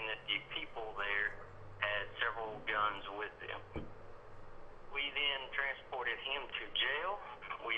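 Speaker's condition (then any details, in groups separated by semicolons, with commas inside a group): No condition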